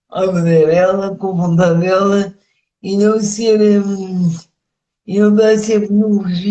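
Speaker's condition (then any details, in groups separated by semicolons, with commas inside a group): Cerebral palsy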